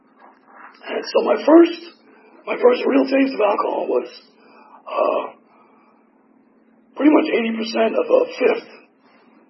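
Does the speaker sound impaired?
Yes: tracheotomy; tracheotomy for 4 years, 8 surgeries; tracheotomy still in place.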